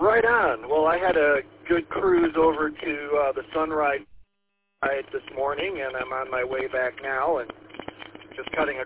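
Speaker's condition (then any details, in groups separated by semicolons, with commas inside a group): No condition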